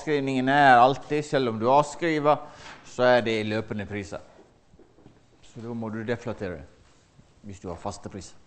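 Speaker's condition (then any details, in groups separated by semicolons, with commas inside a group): No condition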